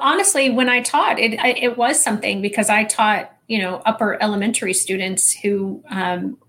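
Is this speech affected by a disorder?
No.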